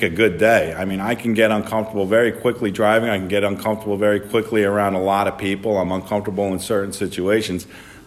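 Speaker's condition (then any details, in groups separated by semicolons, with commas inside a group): No condition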